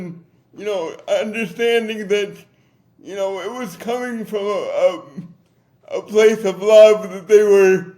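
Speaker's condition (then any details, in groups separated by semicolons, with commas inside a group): Cerebral palsy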